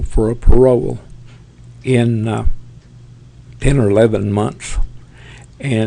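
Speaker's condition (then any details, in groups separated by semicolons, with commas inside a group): Parkinson's; tremors as early symptom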